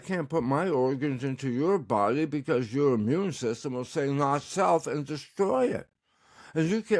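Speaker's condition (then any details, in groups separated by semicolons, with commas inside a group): Tongue cancer; tongue paralyzed by tumor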